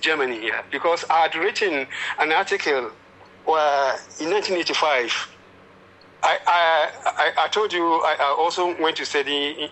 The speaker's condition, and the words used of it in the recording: Stuttering. And then I found that I had a slight stammer.